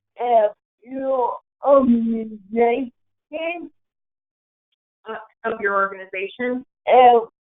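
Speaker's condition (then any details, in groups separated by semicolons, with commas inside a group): Cerebral palsy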